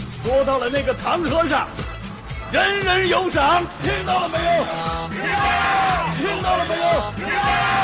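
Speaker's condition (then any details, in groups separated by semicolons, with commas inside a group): No condition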